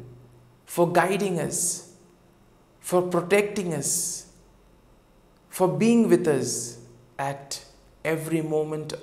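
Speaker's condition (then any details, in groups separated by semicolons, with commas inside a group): No condition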